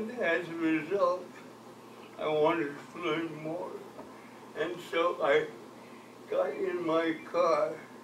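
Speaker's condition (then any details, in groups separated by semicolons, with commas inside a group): Cerebral palsy; from birth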